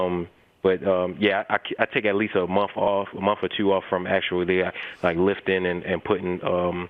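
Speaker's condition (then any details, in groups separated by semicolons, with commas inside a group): No condition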